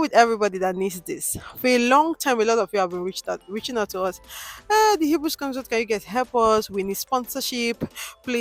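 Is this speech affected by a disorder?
No.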